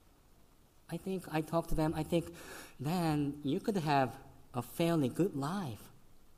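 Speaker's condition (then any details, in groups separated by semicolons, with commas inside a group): Cleft lip and palate, severe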